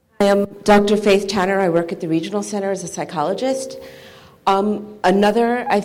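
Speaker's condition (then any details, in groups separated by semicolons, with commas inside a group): No condition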